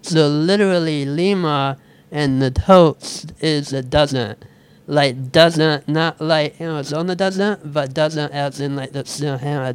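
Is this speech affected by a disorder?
Yes: speech impediment; Google translator voice input once misrecognized speech, switched to typing instead.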